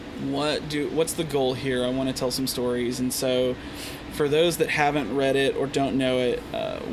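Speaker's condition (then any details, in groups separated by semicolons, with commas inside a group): No condition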